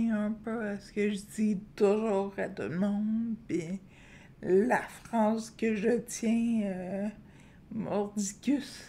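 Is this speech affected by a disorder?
Yes: Friedreich's ataxia.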